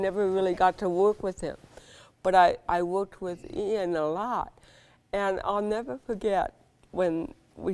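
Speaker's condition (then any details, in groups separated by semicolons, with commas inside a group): Cerebral palsy; from birth, spinal surgery c1 to c7, titanium in neck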